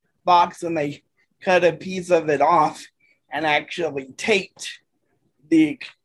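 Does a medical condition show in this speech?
Yes: cerebral palsy; types with one finger.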